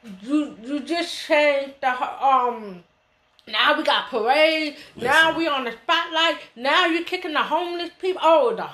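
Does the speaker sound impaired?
Yes: hearing loss; hears and speaks well, understands sign language, signs less fluently.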